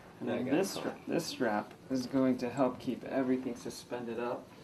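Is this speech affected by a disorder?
No.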